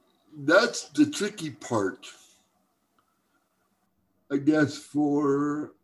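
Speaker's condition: Cerebral palsy; uses wheelchair

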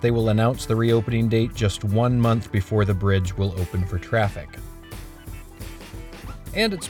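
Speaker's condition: No condition

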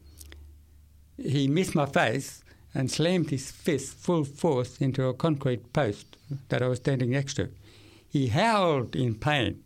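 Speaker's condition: Severe to profound hearing loss, acquired, from meningitis at age 8; one ear completely destroyed

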